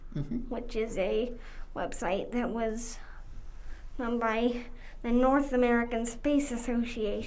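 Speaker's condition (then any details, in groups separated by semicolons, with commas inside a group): Cerebral palsy; Botox then SDR by Dr. Parks for spasms, physio intensive with Beck at 4, poor fine motor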